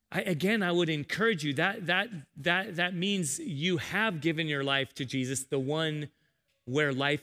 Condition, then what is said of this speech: Stuttering. I think I forgot to tell you, I stutter.